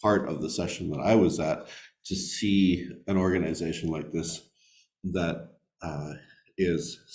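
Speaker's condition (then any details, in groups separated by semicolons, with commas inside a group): No condition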